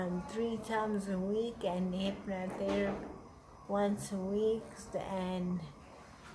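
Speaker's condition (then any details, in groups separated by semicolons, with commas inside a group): Multiple sclerosis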